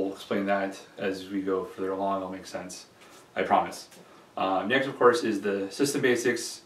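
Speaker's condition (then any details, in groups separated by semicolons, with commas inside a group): No condition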